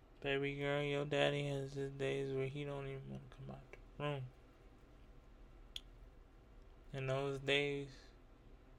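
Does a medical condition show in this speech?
Yes: cerebral palsy; uses wheelchair.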